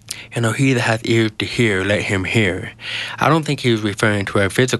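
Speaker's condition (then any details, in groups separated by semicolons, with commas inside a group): Genetic hearing loss; hearing aid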